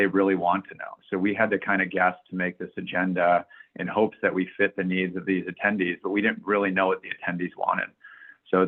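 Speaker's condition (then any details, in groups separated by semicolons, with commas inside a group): No condition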